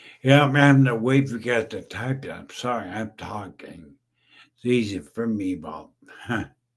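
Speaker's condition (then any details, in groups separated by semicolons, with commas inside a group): Brain injury; aneurysm stroke, cerebellum damaged, epilepsy; 15 years since stroke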